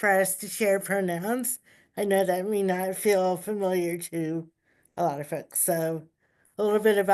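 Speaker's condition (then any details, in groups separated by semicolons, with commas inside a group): Cerebral palsy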